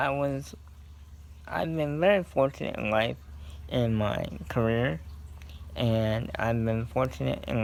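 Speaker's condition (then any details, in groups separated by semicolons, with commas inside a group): Cerebral palsy; scoliosis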